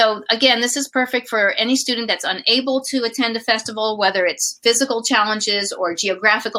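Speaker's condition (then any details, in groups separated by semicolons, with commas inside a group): No condition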